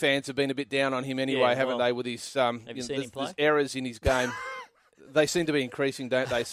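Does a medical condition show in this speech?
No.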